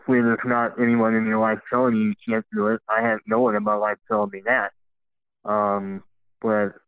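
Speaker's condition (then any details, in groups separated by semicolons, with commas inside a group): Cleft lip and palate; congenital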